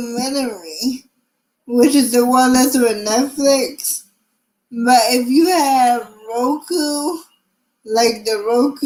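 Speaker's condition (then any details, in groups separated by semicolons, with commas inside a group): Cerebral palsy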